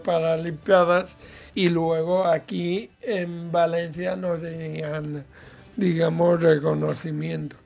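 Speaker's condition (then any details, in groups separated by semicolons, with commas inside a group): Cerebral palsy; mild, lesser degree of disability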